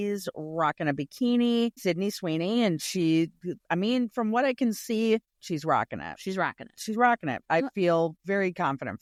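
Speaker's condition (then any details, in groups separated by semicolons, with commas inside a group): No condition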